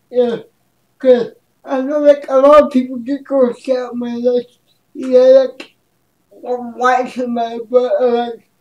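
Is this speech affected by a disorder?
Yes: cerebral palsy; speech affected.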